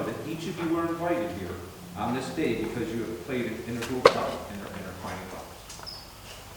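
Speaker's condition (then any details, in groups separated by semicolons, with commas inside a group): No condition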